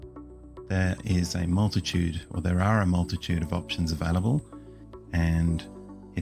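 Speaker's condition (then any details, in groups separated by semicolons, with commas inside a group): No condition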